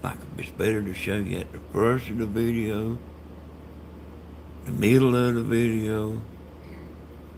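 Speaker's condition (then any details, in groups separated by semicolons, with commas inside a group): Brain bleed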